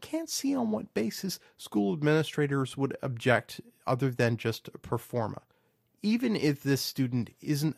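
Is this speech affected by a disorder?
No.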